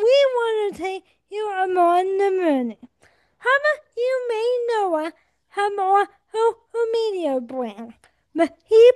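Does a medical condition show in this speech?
Yes: cerebral palsy; adult, 24 years old.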